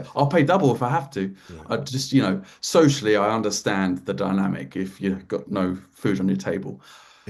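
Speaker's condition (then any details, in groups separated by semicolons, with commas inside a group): No condition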